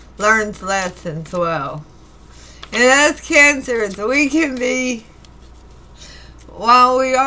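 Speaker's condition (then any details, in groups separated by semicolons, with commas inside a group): Throat cancer radiation damage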